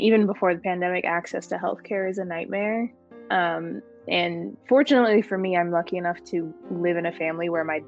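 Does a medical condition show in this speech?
No.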